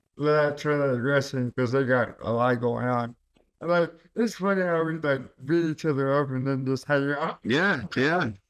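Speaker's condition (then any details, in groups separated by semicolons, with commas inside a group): Cerebral palsy; caused by stroke at birth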